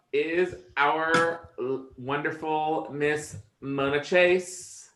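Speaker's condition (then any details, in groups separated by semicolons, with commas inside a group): No condition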